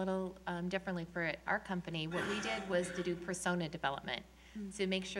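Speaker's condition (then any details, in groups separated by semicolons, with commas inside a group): No condition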